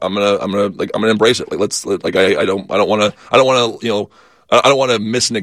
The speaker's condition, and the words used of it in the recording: Stuttering. Throughout your life, you have navigated through life with a stutter.